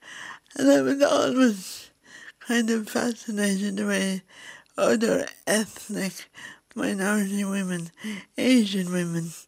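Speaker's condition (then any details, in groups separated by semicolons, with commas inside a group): Cerebral palsy; COVID in January requiring ventilator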